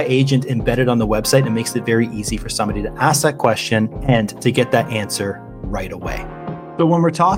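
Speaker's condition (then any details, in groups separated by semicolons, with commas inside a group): No condition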